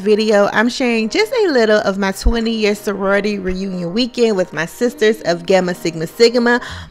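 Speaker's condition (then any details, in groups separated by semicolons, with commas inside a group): No condition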